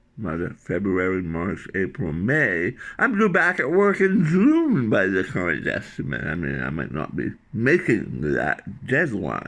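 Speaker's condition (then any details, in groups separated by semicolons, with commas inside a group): Tongue cancer surgery, tongue graft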